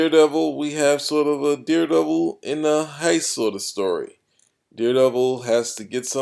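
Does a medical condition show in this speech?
No.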